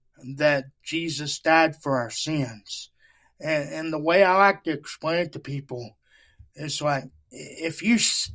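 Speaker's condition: Cerebral palsy; handicap-accessible setup on church campus

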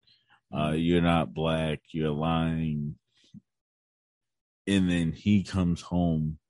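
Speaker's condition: Cerebral palsy; tight muscles

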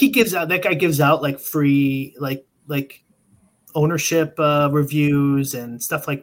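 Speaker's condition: No condition

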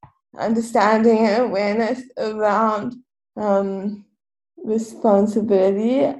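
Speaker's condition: Cerebral palsy; quadriplegic, wheelchair user

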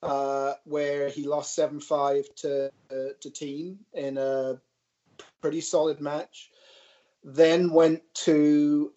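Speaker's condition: No condition

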